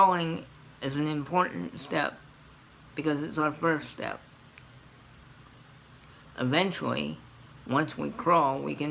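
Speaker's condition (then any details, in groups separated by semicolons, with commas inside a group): Cerebral palsy; scoliosis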